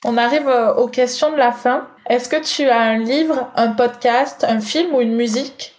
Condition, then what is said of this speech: No condition.